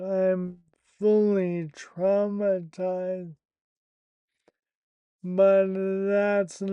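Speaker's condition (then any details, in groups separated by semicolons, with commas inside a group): Primary lateral sclerosis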